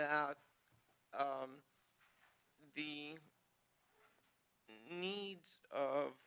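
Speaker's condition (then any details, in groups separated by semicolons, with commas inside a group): Cerebral palsy; needs ramps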